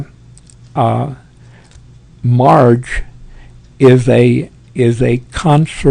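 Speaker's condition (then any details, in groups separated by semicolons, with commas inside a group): Parkinson's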